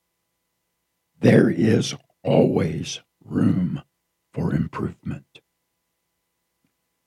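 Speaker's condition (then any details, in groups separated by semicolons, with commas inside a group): Throat cancer, partial laryngectomy; half of voice box removed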